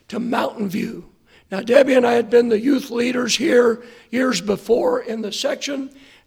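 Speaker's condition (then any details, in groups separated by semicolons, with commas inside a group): Hoarseness after vocal cord surgery; hoarse voice, hard to hear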